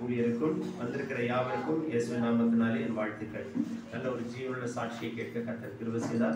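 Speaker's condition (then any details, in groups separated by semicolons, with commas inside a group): No condition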